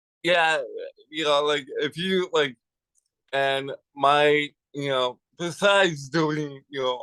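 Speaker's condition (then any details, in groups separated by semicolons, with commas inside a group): Cerebral palsy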